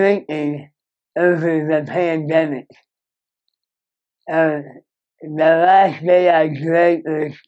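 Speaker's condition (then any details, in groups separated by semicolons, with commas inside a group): Moebius syndrome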